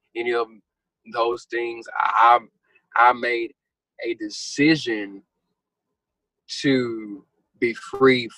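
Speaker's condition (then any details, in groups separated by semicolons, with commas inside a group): Stuttering; stuttering since childhood; ongoing stutter, may never stop stuttering; stutter audible in recording, formerly heavily hindered speaking; prolonged sounds, blocks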